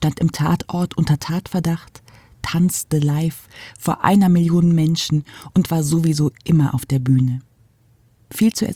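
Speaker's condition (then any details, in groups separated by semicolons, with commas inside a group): No condition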